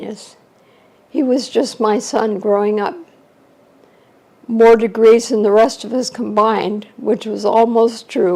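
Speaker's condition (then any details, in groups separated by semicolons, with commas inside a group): ALS; shortly after diagnosis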